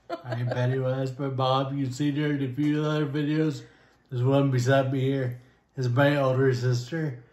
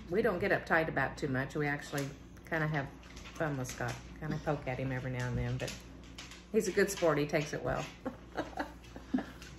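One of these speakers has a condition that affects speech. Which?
The first: Friedreich's ataxia; inherited from both parents, affects nerves; aged 39, diagnosed at 12, bathroom modifications.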